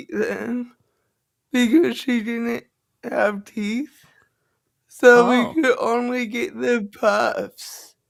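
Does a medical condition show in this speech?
Yes: cerebral palsy; from birth, affects walking.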